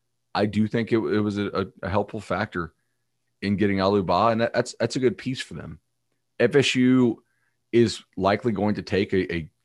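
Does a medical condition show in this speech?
No.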